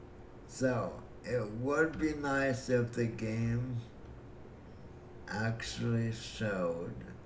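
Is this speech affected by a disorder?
Yes: cerebral palsy; breathing fine.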